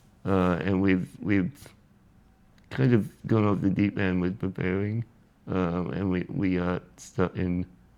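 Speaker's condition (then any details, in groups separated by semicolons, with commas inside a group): Spinal muscular atrophy; neuromuscular disability; receives caregiving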